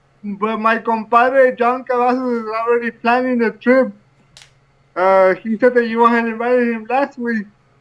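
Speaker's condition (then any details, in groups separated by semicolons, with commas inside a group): Cerebral palsy; from birth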